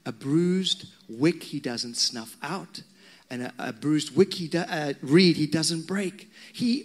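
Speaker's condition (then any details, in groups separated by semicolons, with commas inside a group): No condition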